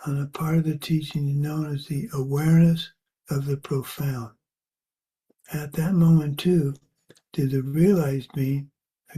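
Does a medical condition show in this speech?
Yes: Parkinson's; age 73.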